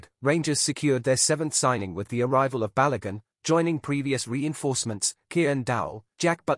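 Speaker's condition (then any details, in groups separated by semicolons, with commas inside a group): No condition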